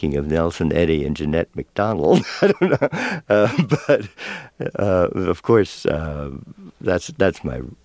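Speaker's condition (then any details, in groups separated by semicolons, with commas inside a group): No condition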